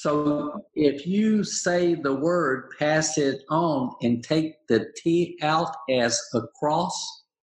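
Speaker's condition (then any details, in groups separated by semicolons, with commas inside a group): Aphasia, apraxia, dysarthria after stroke; one year three months post-stroke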